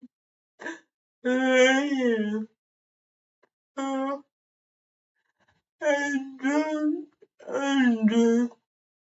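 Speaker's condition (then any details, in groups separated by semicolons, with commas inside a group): Cerebral palsy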